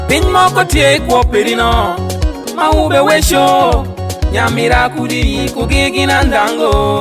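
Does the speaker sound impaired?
No.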